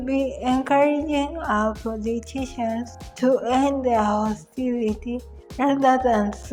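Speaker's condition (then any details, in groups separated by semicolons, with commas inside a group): Cerebral palsy; from birth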